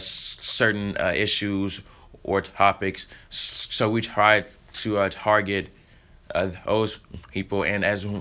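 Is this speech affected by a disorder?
Yes: stuttering; stutter since early childhood, present in pre-k at Edna Row Elementary, formerly used a click sound; gotten better over the years, high school freshman, theater and musicals built speaking confidence; pauses and gets stuck, easier when rehearsed or singing, still stutters on stage; here prolonged sounds, blocks.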